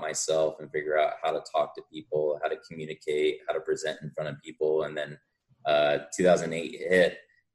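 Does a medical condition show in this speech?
No.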